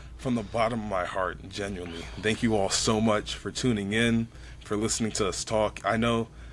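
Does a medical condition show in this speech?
No.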